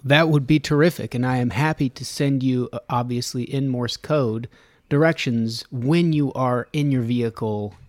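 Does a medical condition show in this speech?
No.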